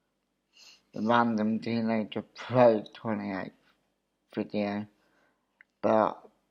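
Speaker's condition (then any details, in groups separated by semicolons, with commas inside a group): Cerebral palsy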